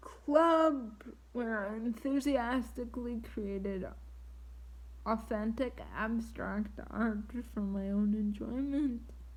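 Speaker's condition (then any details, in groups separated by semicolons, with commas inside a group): Triplegic cerebral palsy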